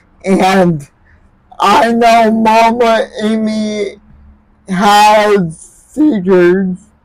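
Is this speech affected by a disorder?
Yes: cerebral palsy.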